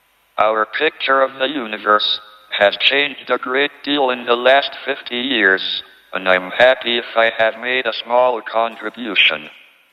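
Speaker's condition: ALS, tracheotomy, speech-generating device

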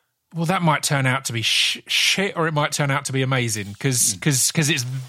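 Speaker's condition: Stammer; stammer since childhood, attributed to almost dying as a child; stammer still present; repeated sounds, repeated words, prolonged sounds

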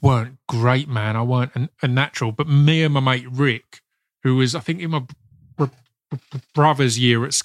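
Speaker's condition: Stutter; worse and prohibitive in places around GCSE mock exam age; dad tried speech therapist, parents disliked it; then hypnotist for relaxation, less stammering and worry; repeated sounds, blocks

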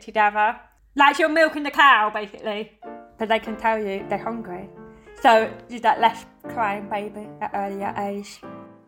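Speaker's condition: Deafness; family all hearing, uses sign language

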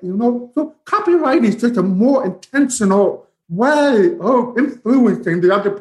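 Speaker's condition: Profound deafness; big headphones

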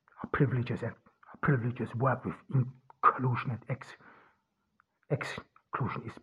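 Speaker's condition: Stuttering; cause unknown, only one in family who stutters, german mother tongue, born in austria; possibly part of why hard to be listened to at university; repeated sounds, blocks

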